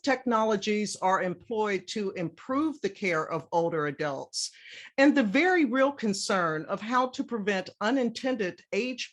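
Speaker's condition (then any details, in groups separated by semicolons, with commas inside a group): No condition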